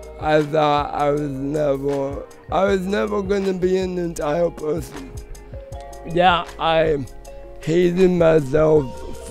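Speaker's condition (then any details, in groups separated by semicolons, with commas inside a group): Cerebral palsy; voice noticeably affected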